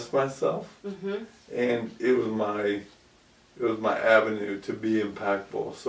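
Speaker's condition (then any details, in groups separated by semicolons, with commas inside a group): ALS; about 2 years since onset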